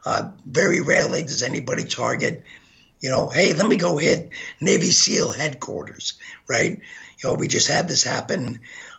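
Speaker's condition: Gunshot injury to voice box; hit spine

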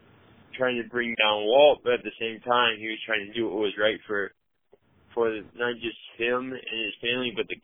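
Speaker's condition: Cerebral palsy, mild; had speech therapy

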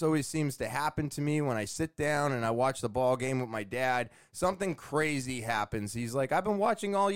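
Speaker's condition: No condition

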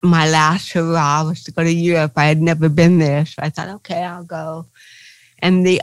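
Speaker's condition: Cerebral palsy; past painkiller addiction

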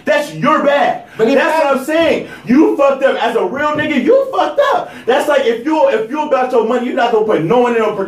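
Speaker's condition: No condition

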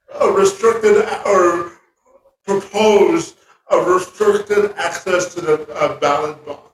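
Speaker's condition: Cerebral palsy; present from birth

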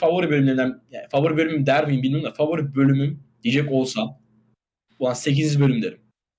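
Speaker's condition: No condition

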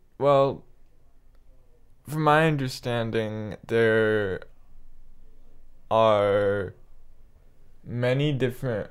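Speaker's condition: Cerebral palsy, spastic quadriplegia

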